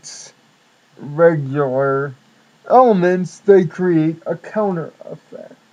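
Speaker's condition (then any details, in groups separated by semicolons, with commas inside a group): Cerebral palsy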